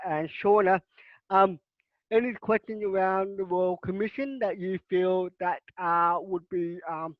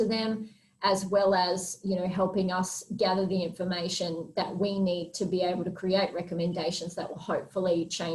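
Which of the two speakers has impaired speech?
The first: cerebral palsy; significant disability.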